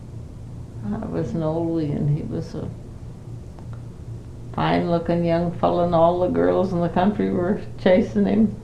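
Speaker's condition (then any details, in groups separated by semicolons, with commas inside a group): Parkinson's; not very able to do much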